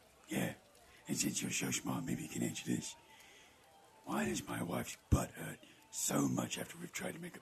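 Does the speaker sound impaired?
Yes: paralyzed vocal cord; Non-Hodgkin lymphoma behind tonsil, tonsil removed, few months of chemotherapy; cancer-free after few months of chemotherapy, voice changed; says sounds like Batman.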